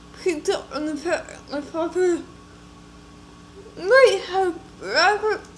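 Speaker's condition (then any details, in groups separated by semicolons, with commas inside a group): Cerebral palsy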